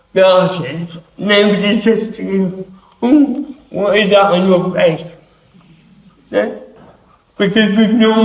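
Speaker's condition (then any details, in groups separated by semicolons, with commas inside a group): Cerebral palsy; affects hands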